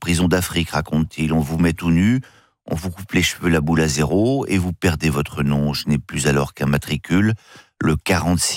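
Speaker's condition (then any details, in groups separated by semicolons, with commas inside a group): No condition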